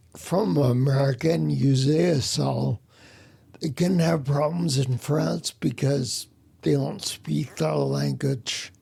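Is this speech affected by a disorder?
Yes: spinocerebellar ataxia.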